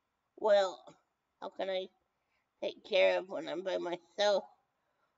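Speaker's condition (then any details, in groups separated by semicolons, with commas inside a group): Brain injury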